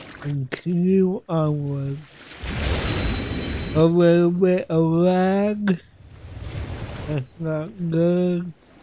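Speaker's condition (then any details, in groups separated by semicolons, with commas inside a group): Cerebral palsy; affects voice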